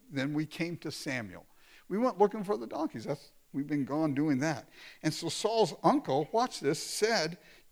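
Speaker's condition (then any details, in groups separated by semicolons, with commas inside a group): No condition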